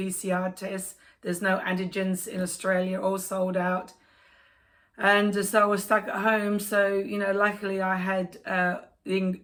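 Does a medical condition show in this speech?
No.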